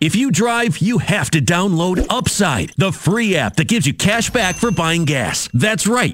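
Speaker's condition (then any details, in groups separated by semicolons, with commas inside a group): No condition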